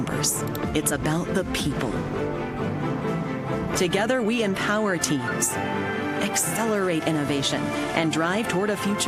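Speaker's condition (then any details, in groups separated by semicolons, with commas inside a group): No condition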